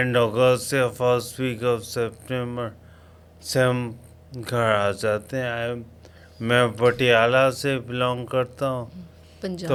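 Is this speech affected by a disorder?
Yes: coma after road accident.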